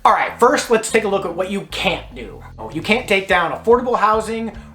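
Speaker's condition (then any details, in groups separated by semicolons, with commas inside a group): No condition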